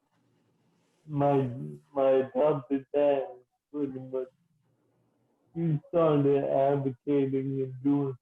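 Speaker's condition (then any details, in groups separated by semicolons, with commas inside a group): Cerebral palsy, mild; speech slightly affected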